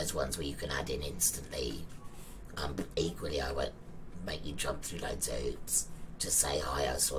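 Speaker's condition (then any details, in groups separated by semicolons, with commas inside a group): Laryngectomy; trachea partly removed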